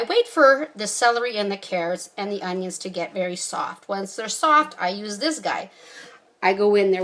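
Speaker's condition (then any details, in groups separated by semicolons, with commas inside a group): No condition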